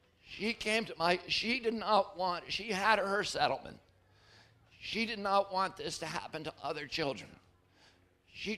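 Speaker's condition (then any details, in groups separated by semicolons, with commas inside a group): Spasmodic dystonia; onset at age 42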